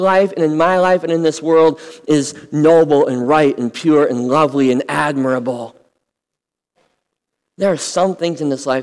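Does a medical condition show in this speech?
Yes: cleft lip and palate; congenital, from birth, nine surgeries to repair, with recoveries.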